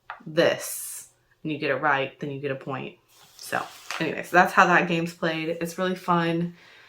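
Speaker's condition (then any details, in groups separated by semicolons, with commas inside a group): No condition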